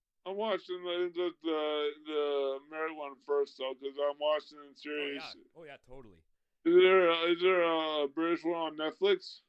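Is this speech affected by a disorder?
Yes: traumatic brain injury.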